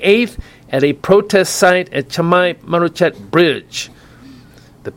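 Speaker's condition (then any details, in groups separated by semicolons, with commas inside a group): No condition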